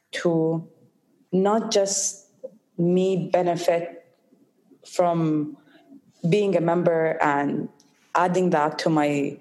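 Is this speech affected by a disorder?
Yes: stutter; stutter since childhood, younger brother also stuttered; reports control over stutter; stutters more in Arabic mother tongue than English, stuttered less after openly disclosing; here repeated sounds, blocks.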